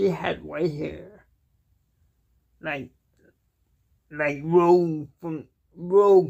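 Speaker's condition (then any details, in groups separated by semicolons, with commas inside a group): Cerebral palsy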